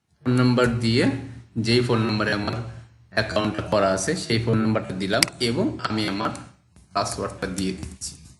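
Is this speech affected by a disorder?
No.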